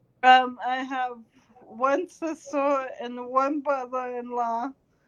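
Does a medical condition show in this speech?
Yes: cerebral palsy; since birth.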